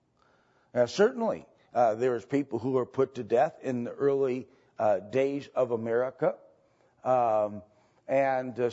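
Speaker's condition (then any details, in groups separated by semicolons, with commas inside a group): No condition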